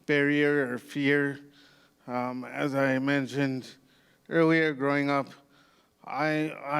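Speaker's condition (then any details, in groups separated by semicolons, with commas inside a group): Cerebral palsy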